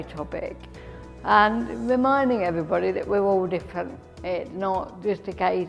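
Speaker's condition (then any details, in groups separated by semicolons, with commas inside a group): Cerebral palsy; mixed types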